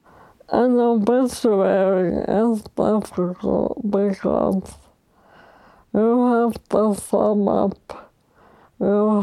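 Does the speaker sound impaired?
Yes: ALS; progressive, diagnosed at age 29, motorized wheelchair, almost fully paralyzed, can no longer type after fall; nearly a decade since diagnosis, breathes unaided, pseudobulbar affect, laughs and cries easily; harder to understand, slow sentence production, mute when hurt, losing voice.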